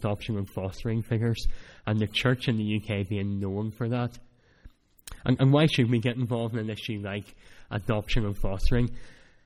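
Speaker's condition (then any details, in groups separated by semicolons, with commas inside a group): Cleft palate; speech not that clear at times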